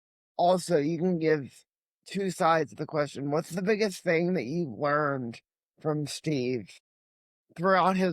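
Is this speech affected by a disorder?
Yes: cerebral palsy; limited mobility, legs.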